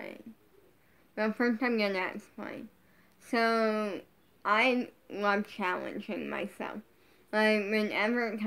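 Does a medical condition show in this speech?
Yes: brain injury.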